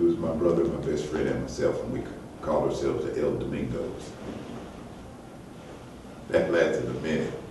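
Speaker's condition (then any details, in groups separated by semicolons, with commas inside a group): No condition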